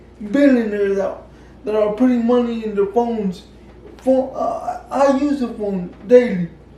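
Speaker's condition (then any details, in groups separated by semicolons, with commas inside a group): Cerebral palsy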